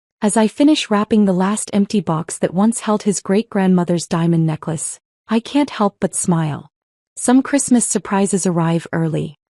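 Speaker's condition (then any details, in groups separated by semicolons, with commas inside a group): No condition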